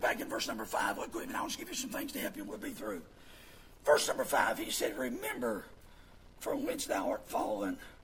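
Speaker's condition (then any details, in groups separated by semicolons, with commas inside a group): Vocal fold paralysis, bilateral; speaks with false vocal folds; false folds compensate for voicing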